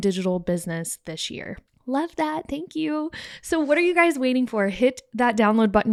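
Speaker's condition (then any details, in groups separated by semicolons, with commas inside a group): No condition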